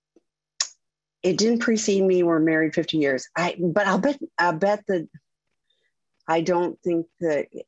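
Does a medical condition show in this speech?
No.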